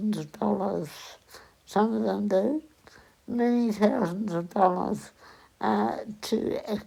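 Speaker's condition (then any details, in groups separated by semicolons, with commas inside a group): Cerebral palsy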